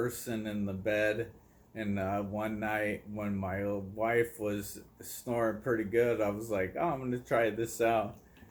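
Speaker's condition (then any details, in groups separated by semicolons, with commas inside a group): ALS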